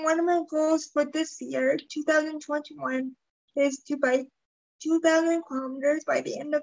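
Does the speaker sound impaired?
Yes: cerebral palsy; diagnosed at age one, told would never walk; walks up to 10,000 steps daily, cycles half marathon races, 20-km Life Without Limits challenge.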